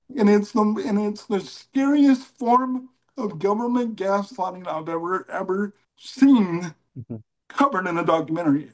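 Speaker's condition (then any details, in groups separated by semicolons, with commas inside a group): Cerebral palsy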